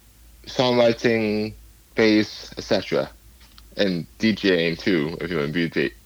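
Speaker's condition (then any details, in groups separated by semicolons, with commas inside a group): Cerebral palsy; past speech therapy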